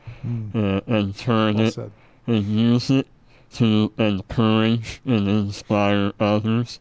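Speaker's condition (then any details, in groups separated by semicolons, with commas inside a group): Treacher Collins syndrome; congenital genetic, no ears or ear canals, no eye sockets or cheekbones, jaw deformities, cleft palate; about 30 surgeries reconstructing whole facial skeleton, bone conduction hearing aids, hears through bones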